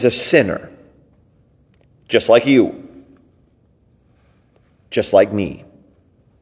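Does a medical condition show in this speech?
No.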